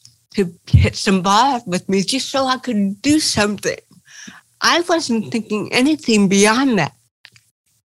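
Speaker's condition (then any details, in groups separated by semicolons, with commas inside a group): Cerebral palsy; since birth, limits movement, not quick on bike as child, felt unable to play professional tennis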